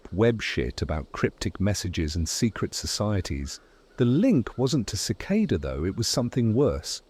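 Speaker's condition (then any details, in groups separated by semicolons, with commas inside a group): No condition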